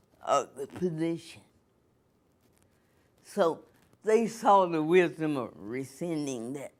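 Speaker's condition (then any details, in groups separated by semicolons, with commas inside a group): Cerebral palsy; from birth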